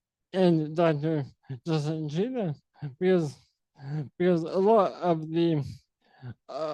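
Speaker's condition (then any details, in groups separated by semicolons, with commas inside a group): ALS; sporadic form; diagnosed at age 32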